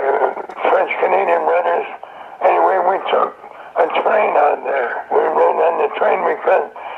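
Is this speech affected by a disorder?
Yes: throat cancer; survivor.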